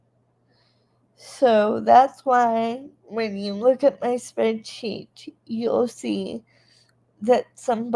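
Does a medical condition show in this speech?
Yes: cerebral palsy.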